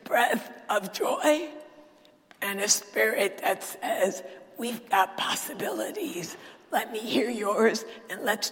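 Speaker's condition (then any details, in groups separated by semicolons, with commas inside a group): Dysphonia; sultry voice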